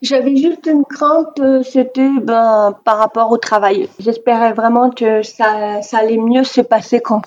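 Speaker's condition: Deafness; deaf since childhood, diagnosed age four, hearing aids since four, from extreme prematurity, neonatal resuscitation; severe-to-profound, worsened from moderate-severe, progressive, not hereditary, hearing dog Lucky for four years; oralist, uses some sign language

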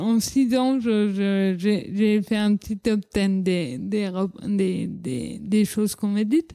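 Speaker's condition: Cerebral palsy; childhood speech

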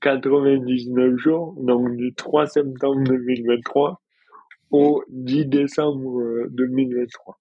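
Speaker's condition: Dystonia; no longer falls

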